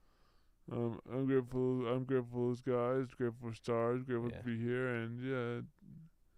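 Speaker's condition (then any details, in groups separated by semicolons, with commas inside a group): Brain injury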